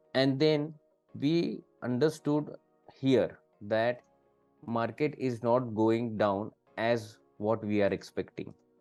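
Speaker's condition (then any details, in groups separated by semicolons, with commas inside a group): No condition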